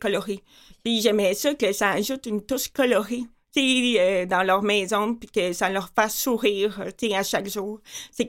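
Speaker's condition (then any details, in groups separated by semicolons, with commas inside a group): Profound deafness with cochlear implant, congenital; born 100% deaf, cochlear implant by Dr. Ferron at Hôtel-Dieu de Québec, cochlear electrodes, external magnet; audiologist adjusts implant every 2 years, lip-reads to confirm, misses fast group talk, phone calls hard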